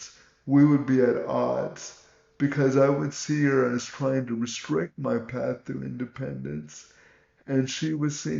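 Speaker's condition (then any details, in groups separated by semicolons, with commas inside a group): Cerebral palsy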